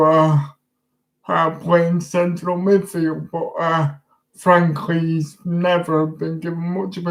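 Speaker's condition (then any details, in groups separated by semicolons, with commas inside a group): Disability affecting speech; speech differs from others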